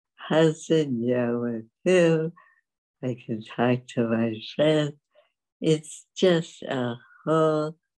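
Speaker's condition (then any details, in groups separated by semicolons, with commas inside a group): Dystonia; affects walking and speech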